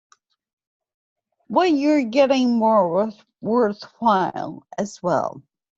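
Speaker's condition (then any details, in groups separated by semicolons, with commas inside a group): Friedreich's ataxia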